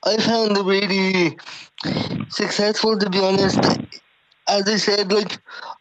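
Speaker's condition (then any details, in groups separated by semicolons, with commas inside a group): Cerebral palsy; secondary scoliosis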